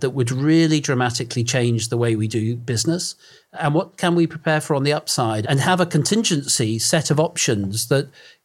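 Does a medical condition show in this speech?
No.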